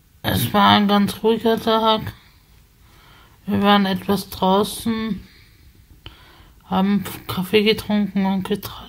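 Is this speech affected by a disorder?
Yes: spasticity from birth; multiple sclerosis.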